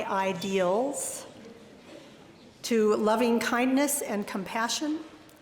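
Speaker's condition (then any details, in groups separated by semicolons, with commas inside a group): No condition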